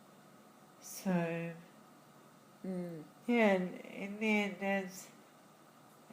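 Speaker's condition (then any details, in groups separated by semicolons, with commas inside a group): Friedreich's ataxia; diagnosed in childhood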